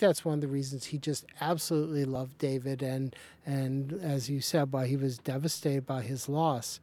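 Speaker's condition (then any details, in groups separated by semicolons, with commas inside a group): No condition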